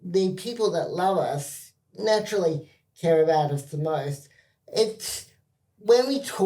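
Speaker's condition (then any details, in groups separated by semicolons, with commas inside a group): Cerebral palsy spastic quadriplegia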